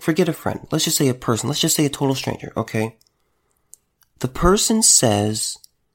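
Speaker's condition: No condition

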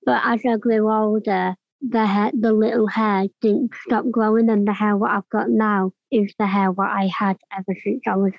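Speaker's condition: Cleft palate; congenital, part of a rare disease, found at birth when crying, confirmed diagnosis at 3 years

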